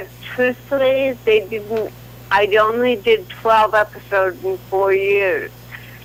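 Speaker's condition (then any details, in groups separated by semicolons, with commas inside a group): Cerebral palsy; from birth, leg spasticity; neck Botox injections every 3 months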